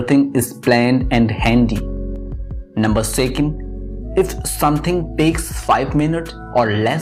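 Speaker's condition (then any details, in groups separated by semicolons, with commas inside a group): No condition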